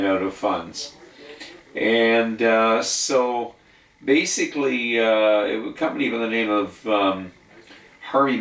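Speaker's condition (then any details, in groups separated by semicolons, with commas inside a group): No condition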